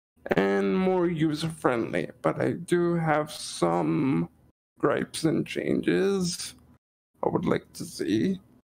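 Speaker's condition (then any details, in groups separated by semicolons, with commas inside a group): Cerebral palsy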